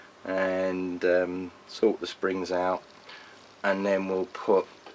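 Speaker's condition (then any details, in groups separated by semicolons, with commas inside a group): No condition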